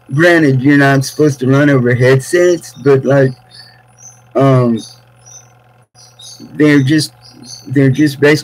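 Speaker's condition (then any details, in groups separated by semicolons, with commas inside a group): Cerebral palsy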